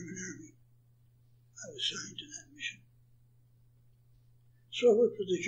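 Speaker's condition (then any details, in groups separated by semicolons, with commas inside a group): Parkinson's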